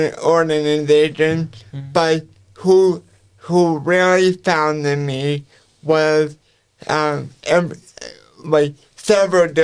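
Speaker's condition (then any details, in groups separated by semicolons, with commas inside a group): Cerebral palsy; speech affected to an extent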